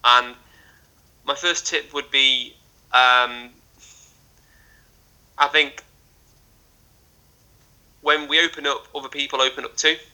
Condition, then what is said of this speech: Stuttering. Um, and in the same way that going to a social event would be very difficult for me because of my stammer.